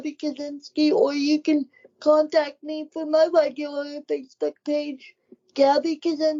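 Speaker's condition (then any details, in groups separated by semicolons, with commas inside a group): Cerebral palsy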